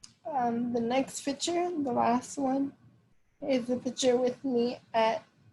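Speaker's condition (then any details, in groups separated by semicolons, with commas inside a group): Cerebral palsy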